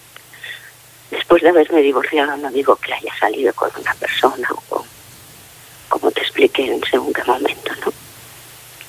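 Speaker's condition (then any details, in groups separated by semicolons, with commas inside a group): Facial palsy; facial palsy after cancer surgery three years ago, age 47 now, ongoing medical follow-up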